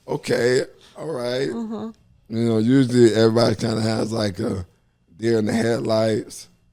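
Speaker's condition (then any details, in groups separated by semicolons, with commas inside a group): ALS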